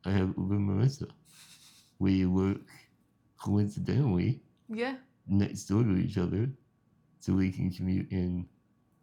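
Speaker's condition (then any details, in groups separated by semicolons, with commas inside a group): Spinal muscular atrophy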